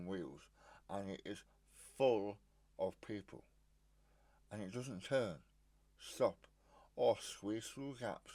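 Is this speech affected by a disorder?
Yes: stage 4 tongue cancer, hemiglossectomy.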